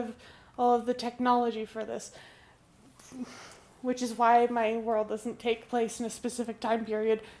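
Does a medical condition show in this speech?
No.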